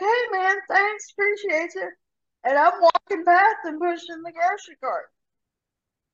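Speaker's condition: Cerebral palsy; severe rotator cuff tear

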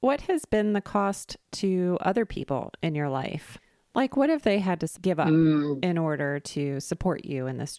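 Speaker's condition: No condition

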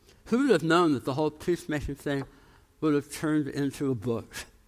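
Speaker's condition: Tongue cancer, jaw reconstruction, osteonecrosis of jaw after radiation; permanent teeth not yet affixed

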